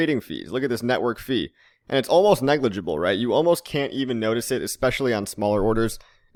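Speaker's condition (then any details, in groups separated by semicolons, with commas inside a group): No condition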